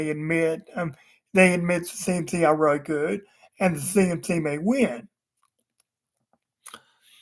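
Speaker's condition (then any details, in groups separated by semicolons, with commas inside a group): Cerebral palsy; wheelchair user, unable to walk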